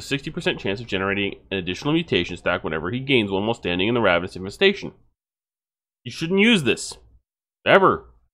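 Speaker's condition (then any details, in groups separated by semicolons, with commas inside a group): No condition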